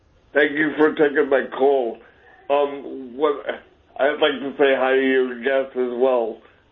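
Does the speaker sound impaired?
Yes: cerebral palsy; wheelchair bound.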